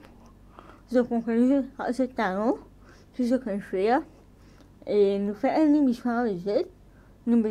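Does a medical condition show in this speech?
Yes: cerebral palsy.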